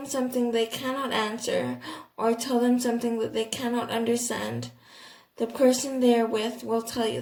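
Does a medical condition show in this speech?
Yes: cerebral palsy, athetoid.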